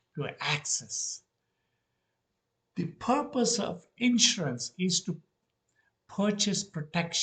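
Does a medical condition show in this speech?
No.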